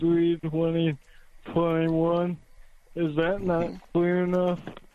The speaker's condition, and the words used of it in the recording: Cerebral palsy. The reason he's speaking like that, folks, is I think he's the guy who had a stroke or something, or cerebral palsy or something.